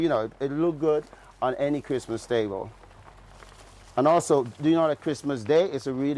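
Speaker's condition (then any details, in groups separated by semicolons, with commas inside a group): No condition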